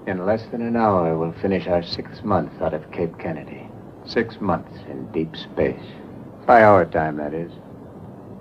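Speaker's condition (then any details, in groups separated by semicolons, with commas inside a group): No condition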